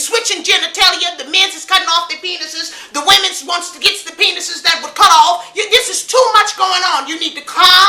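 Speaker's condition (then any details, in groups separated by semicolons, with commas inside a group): No condition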